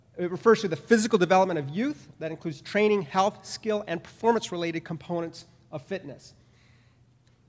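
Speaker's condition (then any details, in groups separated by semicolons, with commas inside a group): No condition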